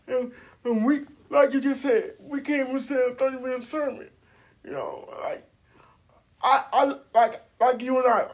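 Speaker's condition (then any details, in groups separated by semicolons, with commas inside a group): Cerebral palsy; uses wheelchair, age 42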